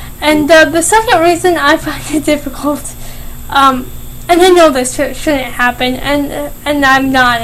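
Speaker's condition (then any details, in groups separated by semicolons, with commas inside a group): Cerebral palsy, mild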